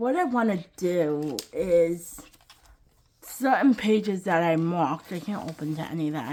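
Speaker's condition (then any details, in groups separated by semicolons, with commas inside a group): Cerebral palsy, quadriplegic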